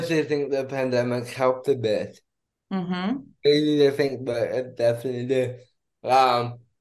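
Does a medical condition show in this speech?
Yes: cerebral palsy; heart stopped twice.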